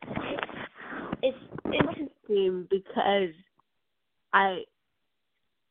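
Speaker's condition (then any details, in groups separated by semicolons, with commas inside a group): Cerebral palsy; birth onset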